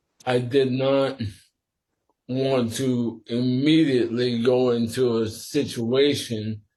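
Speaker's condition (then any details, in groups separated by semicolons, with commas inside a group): Sporadic ALS; must speak slower and carefully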